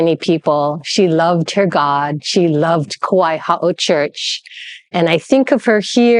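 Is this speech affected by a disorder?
No.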